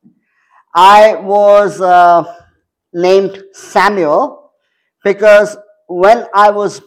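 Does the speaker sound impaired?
Yes: cleft palate; congenital cleft palate, survival uncertain at birth; major speech impediments since childhood, still present, speaks two or three languages.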